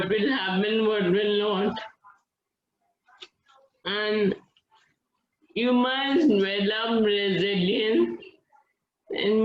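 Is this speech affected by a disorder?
Yes: Friedreich's ataxia.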